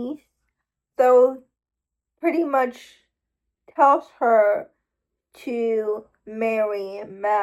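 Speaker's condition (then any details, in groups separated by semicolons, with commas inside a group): Cerebral palsy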